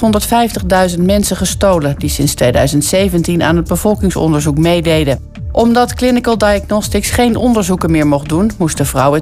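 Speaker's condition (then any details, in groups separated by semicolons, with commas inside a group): No condition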